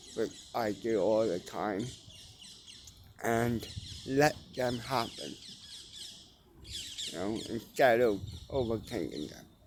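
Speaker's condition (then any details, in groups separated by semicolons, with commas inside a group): Cerebral palsy; mild, ataxic type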